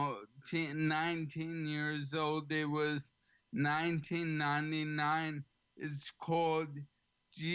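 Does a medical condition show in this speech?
Yes: ALS; slightly slurred, has to slow down.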